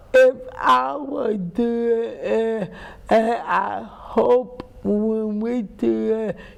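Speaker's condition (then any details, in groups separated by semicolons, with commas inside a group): Cerebral palsy; speech impairment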